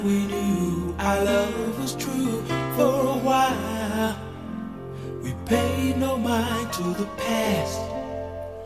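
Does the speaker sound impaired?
No.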